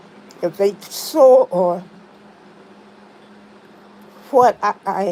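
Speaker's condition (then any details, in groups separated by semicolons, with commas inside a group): Spinal neurosarcoidosis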